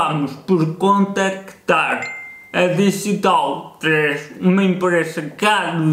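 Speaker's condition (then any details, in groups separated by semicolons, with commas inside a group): Cerebral palsy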